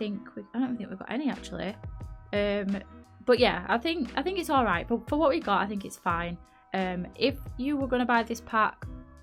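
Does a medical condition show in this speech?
No.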